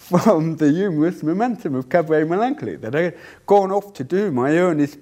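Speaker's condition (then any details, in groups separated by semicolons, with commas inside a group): Deafness; cannot hear own voice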